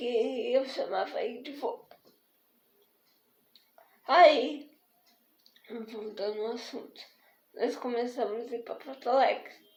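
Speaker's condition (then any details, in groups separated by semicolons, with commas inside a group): Spastic diplegic cerebral palsy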